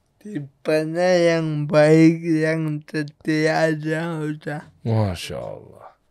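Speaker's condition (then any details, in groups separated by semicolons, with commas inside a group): Cerebral palsy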